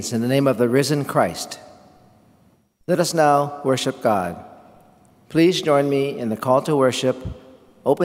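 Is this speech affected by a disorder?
No.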